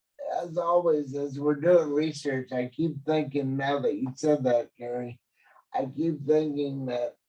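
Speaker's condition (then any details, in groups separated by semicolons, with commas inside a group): Cerebral palsy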